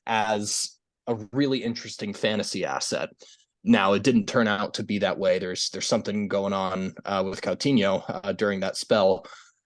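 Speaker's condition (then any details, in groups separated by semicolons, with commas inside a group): No condition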